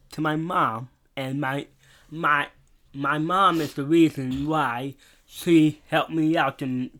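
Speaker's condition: Down syndrome

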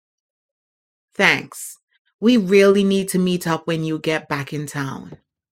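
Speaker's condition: No condition

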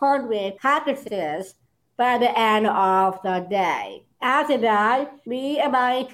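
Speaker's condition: Down syndrome; Down syndrome since birth; early 30s

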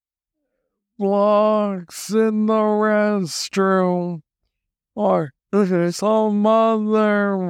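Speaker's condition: Parkinson's disease, young onset; diagnosed at age 35, urinary incontinence with symptom fluctuations, urologist prescribed various drugs, largely relieved

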